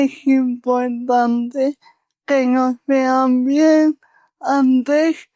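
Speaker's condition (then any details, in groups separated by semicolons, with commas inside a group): Cerebral palsy; unchanged since earlier assessment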